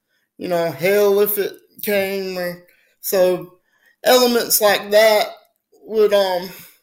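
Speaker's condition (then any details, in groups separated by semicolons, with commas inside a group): Spastic quadriplegic cerebral palsy; speech sometimes affected if not careful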